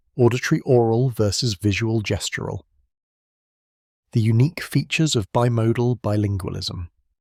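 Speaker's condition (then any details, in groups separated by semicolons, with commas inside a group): No condition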